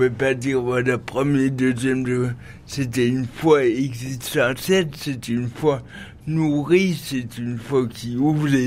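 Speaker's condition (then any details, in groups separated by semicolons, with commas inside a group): Cerebral palsy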